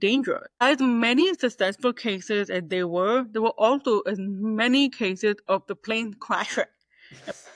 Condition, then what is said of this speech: Deafness. I also have speech, and I communicate primarily through oral communication because that's how